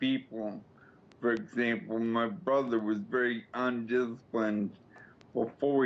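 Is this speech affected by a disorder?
Yes: slurred speech after coma.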